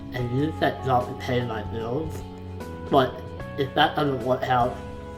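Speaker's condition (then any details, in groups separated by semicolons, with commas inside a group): Facial palsy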